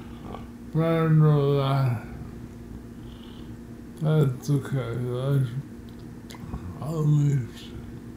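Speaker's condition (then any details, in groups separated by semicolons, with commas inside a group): Multiple sclerosis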